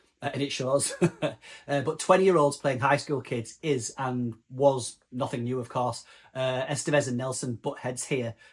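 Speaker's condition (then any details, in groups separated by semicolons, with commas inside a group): No condition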